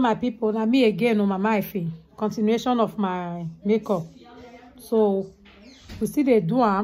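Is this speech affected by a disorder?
No.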